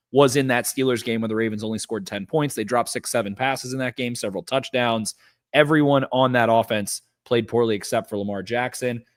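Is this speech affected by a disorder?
No.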